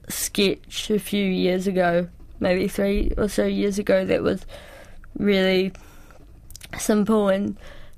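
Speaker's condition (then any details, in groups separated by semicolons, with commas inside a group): Cerebral palsy; cerebral palsy since childhood, presses really hard when writing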